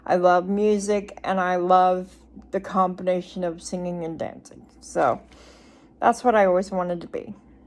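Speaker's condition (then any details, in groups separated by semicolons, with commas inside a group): Cerebral palsy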